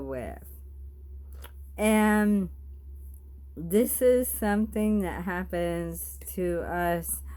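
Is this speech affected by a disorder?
Yes: bulbar ALS; bulbar-onset ALS.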